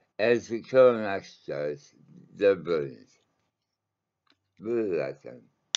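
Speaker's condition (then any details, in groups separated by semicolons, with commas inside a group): Mouth cancer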